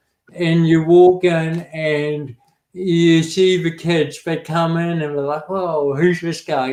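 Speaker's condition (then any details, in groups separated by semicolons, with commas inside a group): Cerebral palsy; affects speech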